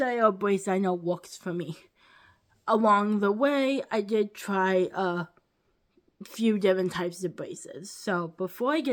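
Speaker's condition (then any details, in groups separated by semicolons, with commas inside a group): Cerebral palsy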